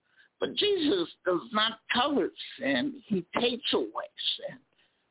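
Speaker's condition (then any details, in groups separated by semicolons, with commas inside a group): Spasmodic dysphonia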